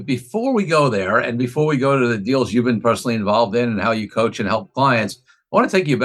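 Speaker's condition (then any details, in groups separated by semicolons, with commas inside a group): No condition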